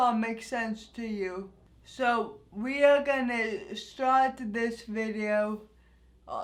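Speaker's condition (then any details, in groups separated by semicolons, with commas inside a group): Anoxic brain injury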